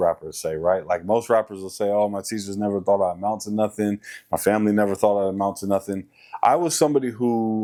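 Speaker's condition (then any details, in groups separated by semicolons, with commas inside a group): No condition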